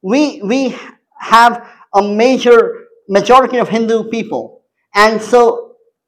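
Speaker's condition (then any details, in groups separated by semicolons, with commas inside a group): Cleft palate; congenital cleft palate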